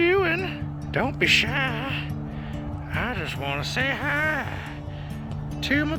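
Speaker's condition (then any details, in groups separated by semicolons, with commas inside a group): No condition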